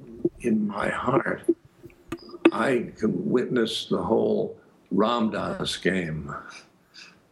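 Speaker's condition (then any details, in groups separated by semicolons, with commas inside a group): Aphasia; speech stops, and things like that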